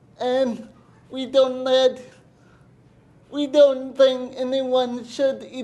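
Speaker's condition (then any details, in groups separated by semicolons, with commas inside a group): Cerebral palsy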